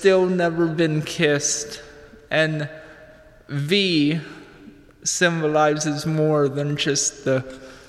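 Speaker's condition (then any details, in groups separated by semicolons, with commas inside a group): Cerebral palsy; physical effects only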